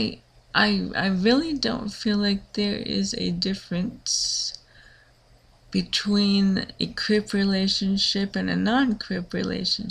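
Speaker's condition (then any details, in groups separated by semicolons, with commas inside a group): Cerebral palsy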